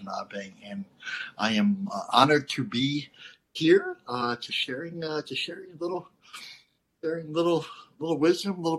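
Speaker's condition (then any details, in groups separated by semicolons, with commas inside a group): Cleft lip and palate; stuttering and unclear speech as a child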